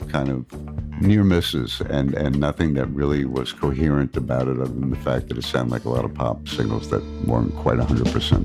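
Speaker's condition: No condition

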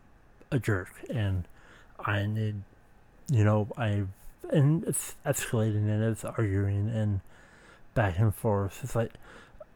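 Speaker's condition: Speech impediment

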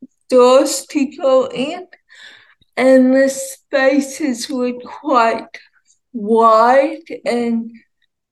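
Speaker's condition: Cerebral palsy, ataxia; walks short distances

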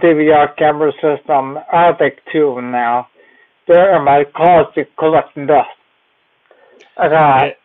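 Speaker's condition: Cerebellar ataxia; team helps up and down stairs

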